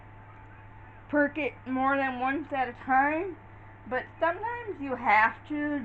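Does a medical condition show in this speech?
Yes: cerebral palsy.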